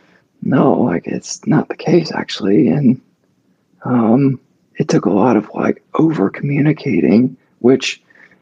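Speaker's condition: Mixed spasmodic dysphonia, mixed (abductor and adductor); several years since onset, speech therapy with Shirley Gerson, Linklater technique, limited benefit, still blocks

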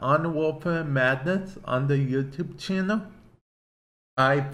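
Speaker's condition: Cerebral palsy; affects speech to an extent, listener asked why speech sounds as it does

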